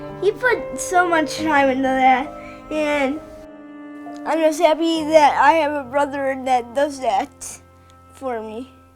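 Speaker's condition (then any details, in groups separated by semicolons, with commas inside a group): Cerebral palsy; uses walker, muscle tightness; selective dorsal rhizotomy planned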